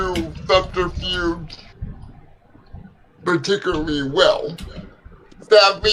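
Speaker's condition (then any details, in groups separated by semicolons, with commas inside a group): Cerebral palsy; legs affected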